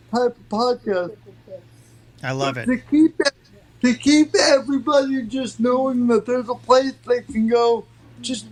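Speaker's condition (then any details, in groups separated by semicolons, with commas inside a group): Cerebral palsy; from birth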